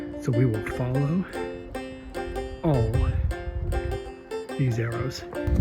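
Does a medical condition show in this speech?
No.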